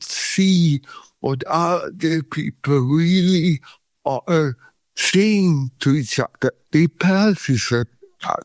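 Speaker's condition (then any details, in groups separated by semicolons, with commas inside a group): Cerebral palsy; from birth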